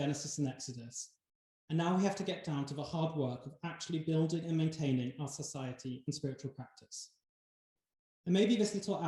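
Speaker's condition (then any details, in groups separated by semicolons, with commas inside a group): No condition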